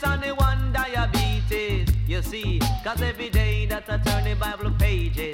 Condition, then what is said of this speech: No condition.